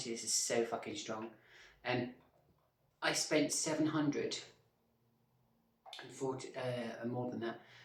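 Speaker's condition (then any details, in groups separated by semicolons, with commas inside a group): No condition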